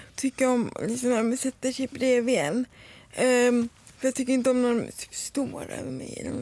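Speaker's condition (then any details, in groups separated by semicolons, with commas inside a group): Cerebral palsy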